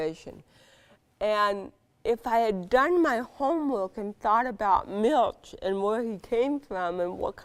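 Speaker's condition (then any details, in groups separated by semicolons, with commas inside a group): Cerebral palsy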